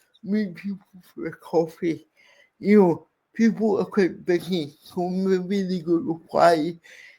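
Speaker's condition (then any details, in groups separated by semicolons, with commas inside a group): Cerebral palsy; speech impairment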